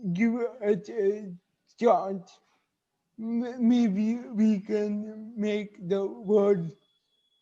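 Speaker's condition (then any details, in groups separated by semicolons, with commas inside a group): Cerebral palsy; cannot speak normally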